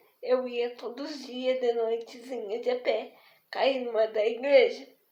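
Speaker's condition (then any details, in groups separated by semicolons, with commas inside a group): Spastic diplegic cerebral palsy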